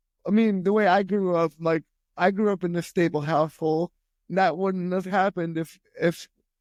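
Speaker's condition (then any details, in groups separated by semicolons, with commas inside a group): Spastic quadriplegic cerebral palsy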